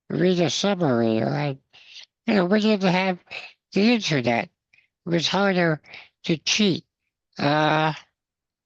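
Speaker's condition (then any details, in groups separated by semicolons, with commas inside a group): Spinal muscular atrophy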